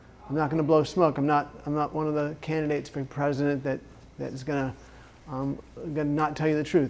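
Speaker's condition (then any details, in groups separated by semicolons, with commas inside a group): Parkinson's disease; Parkinson's onset age 41, about 12 years' history, first tremoring hand and no arm swing after thumb surgery, left foot dystonia; says some words are hard or tough to say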